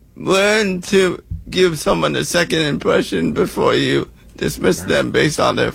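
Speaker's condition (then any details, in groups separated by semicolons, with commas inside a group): Cerebral palsy; improved speaking through Toastmasters and a hired coach, does radio play-by-play, public speaking, TEDx talk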